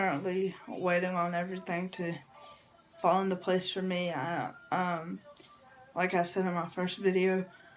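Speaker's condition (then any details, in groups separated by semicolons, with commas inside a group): Cerebral palsy; from birth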